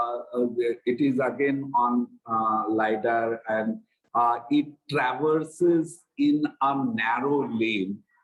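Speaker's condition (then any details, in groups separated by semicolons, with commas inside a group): No condition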